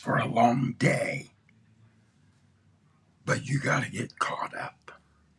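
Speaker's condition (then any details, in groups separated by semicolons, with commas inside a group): Throat cancer; tracheostomy tube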